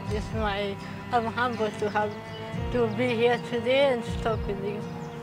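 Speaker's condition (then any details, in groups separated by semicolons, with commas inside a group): Cerebral palsy; affects movement and muscle coordination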